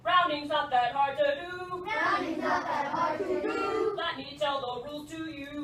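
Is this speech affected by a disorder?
No.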